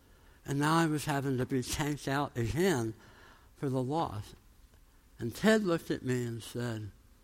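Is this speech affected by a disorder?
Yes: tongue cancer, jaw reconstruction, osteonecrosis of jaw after radiation; healing after implant surgery.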